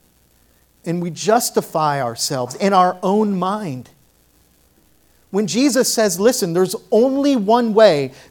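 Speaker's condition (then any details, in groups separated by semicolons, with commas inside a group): No condition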